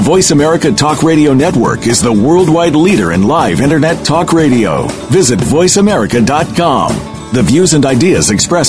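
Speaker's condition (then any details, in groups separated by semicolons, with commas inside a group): No condition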